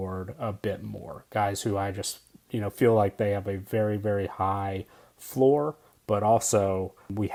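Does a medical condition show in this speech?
No.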